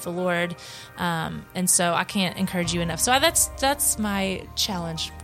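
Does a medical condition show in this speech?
No.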